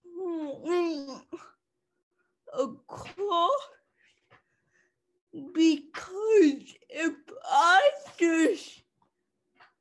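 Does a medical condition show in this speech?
Yes: cerebral palsy; people less willing to listen to own talking voice.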